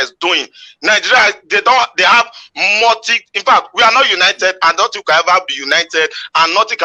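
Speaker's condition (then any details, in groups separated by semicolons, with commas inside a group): No condition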